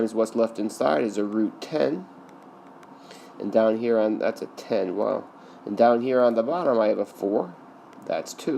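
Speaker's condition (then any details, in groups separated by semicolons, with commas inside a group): No condition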